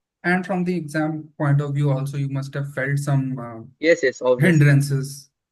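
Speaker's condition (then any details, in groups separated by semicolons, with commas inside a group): No condition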